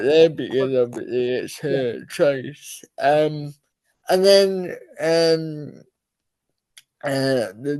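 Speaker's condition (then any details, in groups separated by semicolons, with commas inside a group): Cerebral palsy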